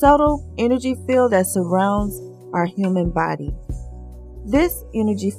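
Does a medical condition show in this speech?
No.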